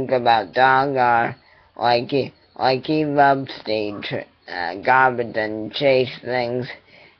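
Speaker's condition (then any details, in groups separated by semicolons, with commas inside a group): Cerebral palsy; attending therapy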